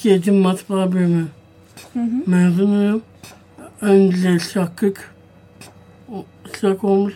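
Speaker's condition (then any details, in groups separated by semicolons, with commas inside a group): Down syndrome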